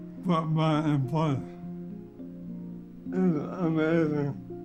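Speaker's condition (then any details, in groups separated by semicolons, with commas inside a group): ALS; legs and arms affected; diagnosed at 22, now 34, wheelchair user; speech often unintelligible, chewing and swallowing trouble, original voice lost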